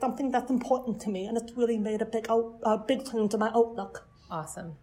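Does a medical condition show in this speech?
Yes: deafness; hearing impaired; interview done in person instead of remotely because of hearing impairment, recorded on iPhone.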